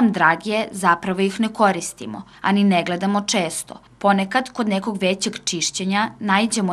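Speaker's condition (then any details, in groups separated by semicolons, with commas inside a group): No condition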